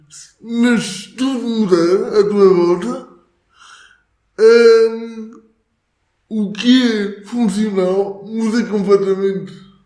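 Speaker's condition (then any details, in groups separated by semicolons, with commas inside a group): Cerebral palsy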